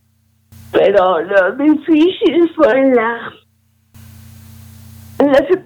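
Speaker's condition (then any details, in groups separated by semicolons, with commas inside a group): Cerebral palsy; walks slowly without wheelchair, difficulty moving and handling objects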